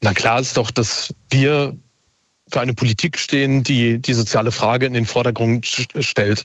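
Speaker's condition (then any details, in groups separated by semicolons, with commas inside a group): No condition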